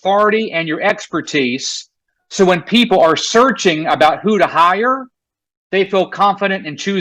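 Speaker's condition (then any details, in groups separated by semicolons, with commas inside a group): No condition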